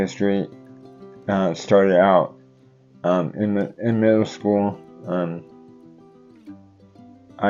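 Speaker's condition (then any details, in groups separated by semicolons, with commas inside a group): Cerebral palsy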